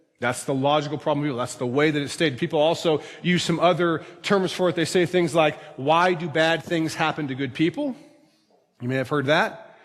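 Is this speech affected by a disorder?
No.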